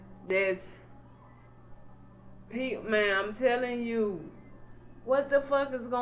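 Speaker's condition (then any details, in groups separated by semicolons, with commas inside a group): Cerebral palsy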